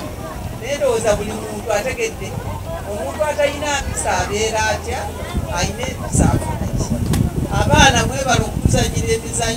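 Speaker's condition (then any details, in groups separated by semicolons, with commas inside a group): No condition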